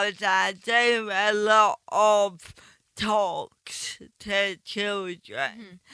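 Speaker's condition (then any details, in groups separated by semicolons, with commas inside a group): Ataxic cerebral palsy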